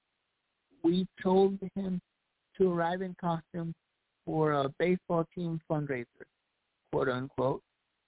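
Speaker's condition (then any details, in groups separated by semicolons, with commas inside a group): Cerebral palsy; daily walking practice down block and back set by father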